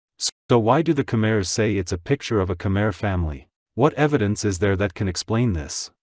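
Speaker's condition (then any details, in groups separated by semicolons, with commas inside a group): No condition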